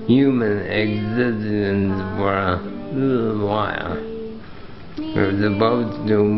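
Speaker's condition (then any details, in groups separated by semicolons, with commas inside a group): ALS; affects speech and breathing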